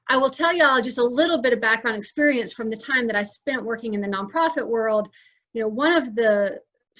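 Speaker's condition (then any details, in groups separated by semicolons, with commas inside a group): No condition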